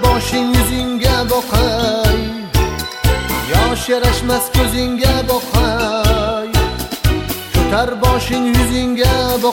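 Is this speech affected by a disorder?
No.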